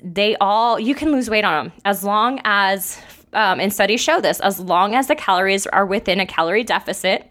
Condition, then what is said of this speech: No condition.